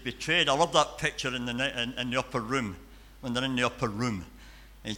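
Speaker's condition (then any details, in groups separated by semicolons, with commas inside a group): Cleft palate and cleft lip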